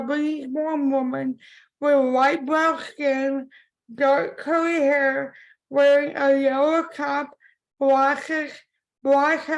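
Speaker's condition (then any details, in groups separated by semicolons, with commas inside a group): Cerebral palsy; impaired speech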